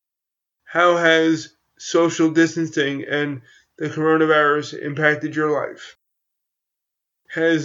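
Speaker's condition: Cerebral palsy; since childhood, ongoing muscle control difficulties, physical therapy; muscle control issues, sudden spasms

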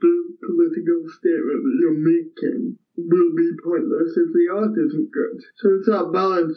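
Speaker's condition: Cerebral palsy; affects speech and swallowing

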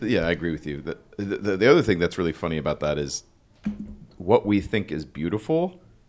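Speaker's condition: No condition

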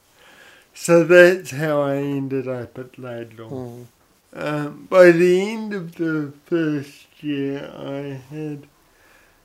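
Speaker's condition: Cerebral palsy; odd sort of voice

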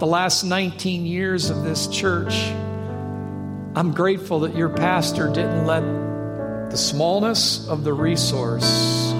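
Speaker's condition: No condition

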